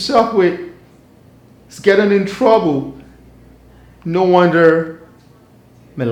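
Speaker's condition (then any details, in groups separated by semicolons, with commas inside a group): No condition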